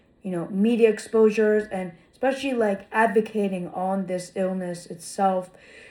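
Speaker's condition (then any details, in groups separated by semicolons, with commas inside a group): No condition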